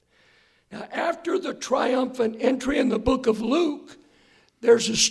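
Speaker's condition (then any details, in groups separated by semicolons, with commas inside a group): Hoarseness after vocal cord surgery; hoarse voice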